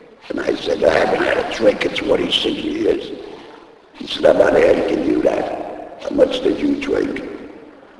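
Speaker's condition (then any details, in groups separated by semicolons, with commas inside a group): Laryngectomy; needs thumb to talk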